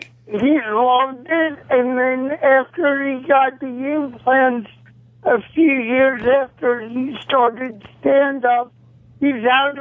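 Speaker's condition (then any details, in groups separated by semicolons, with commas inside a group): Cerebral palsy; causes shaking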